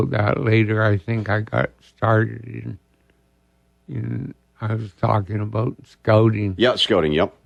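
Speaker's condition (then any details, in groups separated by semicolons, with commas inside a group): ALS; diagnosed about two years ago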